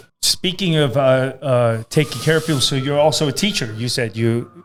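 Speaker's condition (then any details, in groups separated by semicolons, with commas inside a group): No condition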